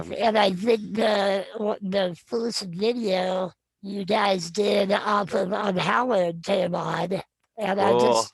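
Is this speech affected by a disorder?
Yes: non-progressive muscular dystrophy.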